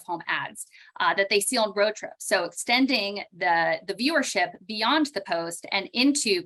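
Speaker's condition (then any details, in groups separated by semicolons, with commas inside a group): No condition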